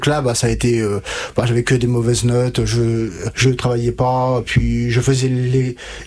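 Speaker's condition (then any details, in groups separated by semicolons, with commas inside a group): Stuttering; onset age 5-6, untreated in childhood, severe until 20, stuttering-specialist therapist Catherine Daubier, Nancy, from 20; age 33, about 28 years since onset, improved after years of therapy, uses fluency techniques; blocks and repetitions now, formerly blocked in every sentence, froze unable to read aloud; repeated words, prolonged sounds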